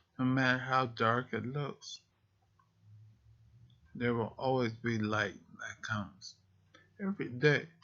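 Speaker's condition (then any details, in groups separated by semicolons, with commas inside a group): Multiple sclerosis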